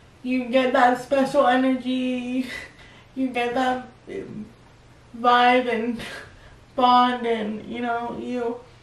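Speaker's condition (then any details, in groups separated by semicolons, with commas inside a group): Cerebral palsy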